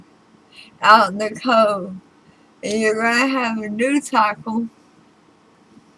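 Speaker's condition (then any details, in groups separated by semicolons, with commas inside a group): Throat cancer radiation damage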